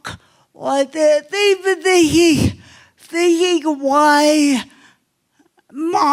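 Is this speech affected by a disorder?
Yes: cerebral palsy; obvious speech impairment.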